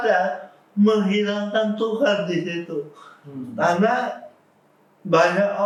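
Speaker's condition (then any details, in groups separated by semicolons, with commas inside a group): Cerebral palsy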